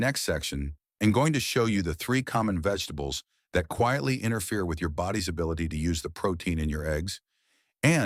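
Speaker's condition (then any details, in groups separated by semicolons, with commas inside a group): No condition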